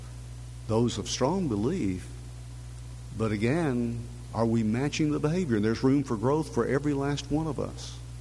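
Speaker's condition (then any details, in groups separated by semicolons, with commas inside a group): No condition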